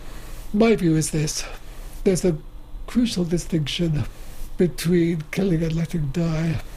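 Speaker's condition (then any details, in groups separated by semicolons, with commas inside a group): Motor neuron disease; wheelchair user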